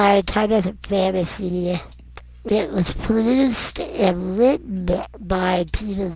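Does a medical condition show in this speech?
Yes: non-progressive muscular dystrophy.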